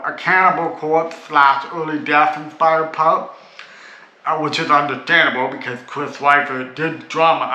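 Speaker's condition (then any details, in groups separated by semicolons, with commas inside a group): Cerebral palsy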